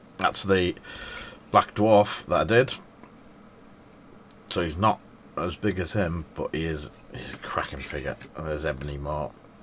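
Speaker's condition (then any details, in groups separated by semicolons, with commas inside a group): No condition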